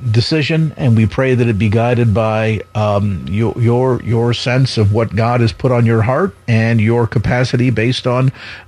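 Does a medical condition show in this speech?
No.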